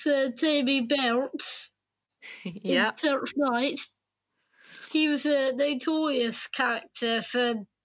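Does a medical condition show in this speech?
Yes: Down syndrome.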